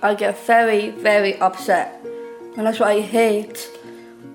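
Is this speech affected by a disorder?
Yes: Down syndrome; intellectual disability, age 20.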